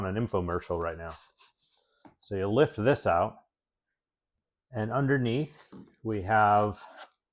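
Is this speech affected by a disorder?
No.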